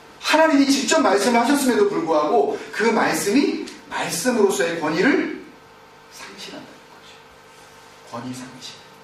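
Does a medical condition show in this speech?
No.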